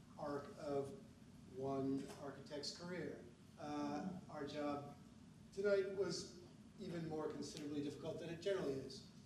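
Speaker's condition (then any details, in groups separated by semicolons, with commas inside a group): No condition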